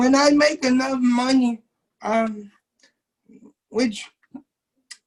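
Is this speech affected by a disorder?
Yes: cerebral palsy; uses wheelchair.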